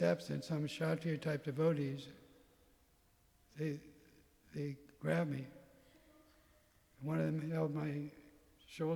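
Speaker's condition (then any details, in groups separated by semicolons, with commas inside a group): Parkinson's; tremor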